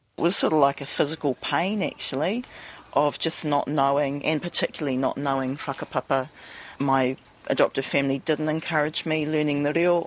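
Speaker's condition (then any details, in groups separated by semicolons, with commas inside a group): No condition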